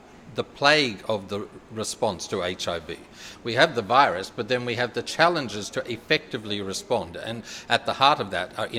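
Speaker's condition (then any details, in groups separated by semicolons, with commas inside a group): No condition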